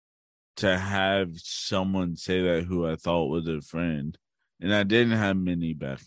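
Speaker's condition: Cerebral palsy; since birth

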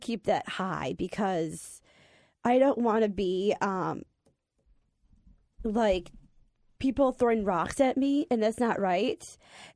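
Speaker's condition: Down syndrome

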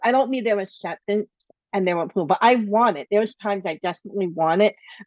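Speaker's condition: Bilateral cleft lip and palate

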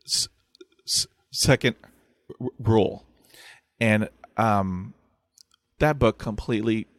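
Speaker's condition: Stutter; stutter about 45 years, mother also stuttered, accepted stutter at age 40; still stutters, unpredictable blocks, carries National Stuttering Association stutter card; sometimes nothing comes out, cannot say own name at times, uses British accent, diaphragmatic breathing; repeated sounds, blocks

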